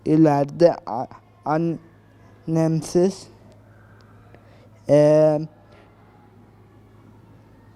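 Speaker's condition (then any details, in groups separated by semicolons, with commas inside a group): Cerebral palsy; premature birth, about 18 operations; wheelchair user, now stepping, intensive physiotherapy, occupational therapy; previously nonverbal, now speaks with everyone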